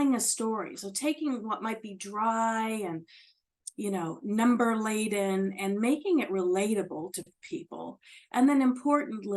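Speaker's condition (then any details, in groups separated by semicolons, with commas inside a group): No condition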